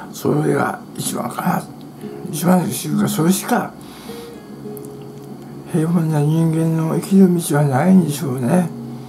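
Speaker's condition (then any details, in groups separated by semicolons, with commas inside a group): Tongue cancer, partial glossectomy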